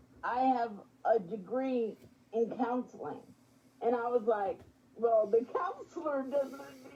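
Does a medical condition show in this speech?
Yes: spastic quadriplegic cerebral palsy.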